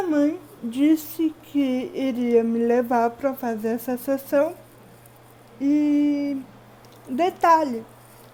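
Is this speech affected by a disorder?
Yes: cerebral palsy.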